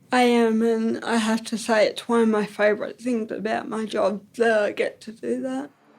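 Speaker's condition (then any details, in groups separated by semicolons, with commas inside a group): Ataxic cerebral palsy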